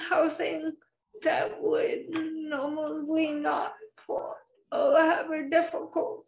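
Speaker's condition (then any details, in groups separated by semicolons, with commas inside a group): Spastic cerebral palsy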